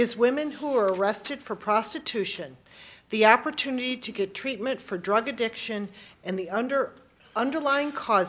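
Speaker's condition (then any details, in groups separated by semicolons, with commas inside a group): No condition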